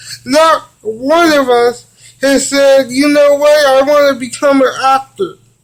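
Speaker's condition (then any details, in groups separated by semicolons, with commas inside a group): Cerebral palsy; from birth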